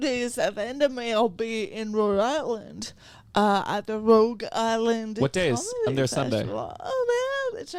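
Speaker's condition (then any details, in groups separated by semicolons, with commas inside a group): Cerebral palsy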